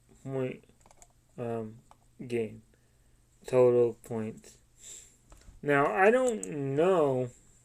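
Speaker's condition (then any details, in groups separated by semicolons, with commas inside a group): Cerebral palsy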